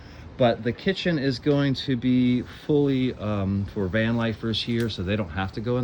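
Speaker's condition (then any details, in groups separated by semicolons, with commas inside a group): No condition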